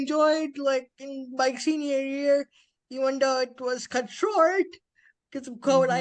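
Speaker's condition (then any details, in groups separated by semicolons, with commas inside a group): Spastic quadriplegic cerebral palsy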